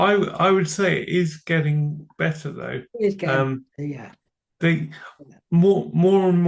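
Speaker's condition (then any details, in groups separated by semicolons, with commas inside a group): Cerebral palsy; from birth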